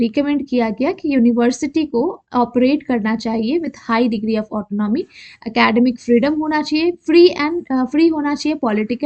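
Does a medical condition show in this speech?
No.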